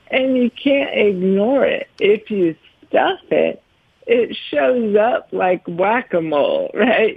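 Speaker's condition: ALS; ALS at 47 after a year of running into walls

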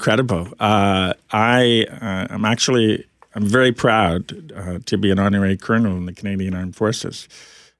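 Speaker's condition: Profound hearing loss; orally deaf, relies on lip reading

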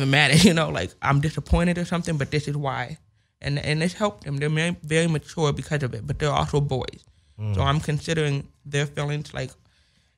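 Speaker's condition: Hearing loss with speech impediment; can hear

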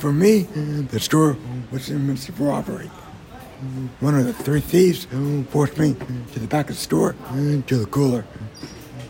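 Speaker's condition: Vocal cord damage; speech and language returned

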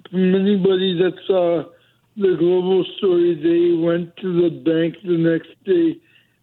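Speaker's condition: Cerebral palsy; mobility declined since

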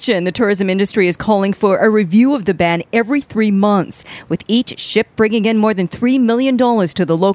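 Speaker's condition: No condition

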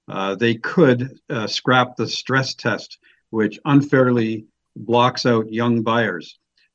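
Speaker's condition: No condition

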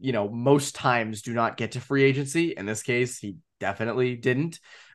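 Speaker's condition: No condition

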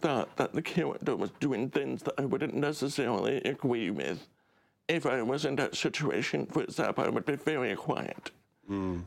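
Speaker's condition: Deaf; relies on subtitles

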